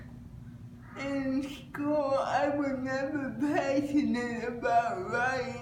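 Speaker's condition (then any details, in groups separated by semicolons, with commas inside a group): Cerebral palsy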